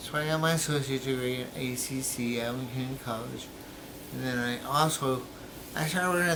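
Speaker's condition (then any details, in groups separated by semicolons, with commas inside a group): Brain injury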